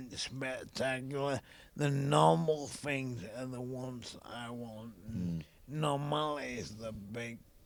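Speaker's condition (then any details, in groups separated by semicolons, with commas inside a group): ALS; young onset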